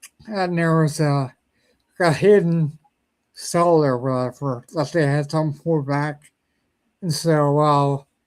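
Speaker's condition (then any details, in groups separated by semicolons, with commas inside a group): Cerebral ataxia; sometimes has problems talking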